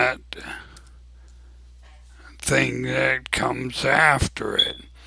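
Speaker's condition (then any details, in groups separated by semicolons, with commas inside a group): ALS; abnormally slow voice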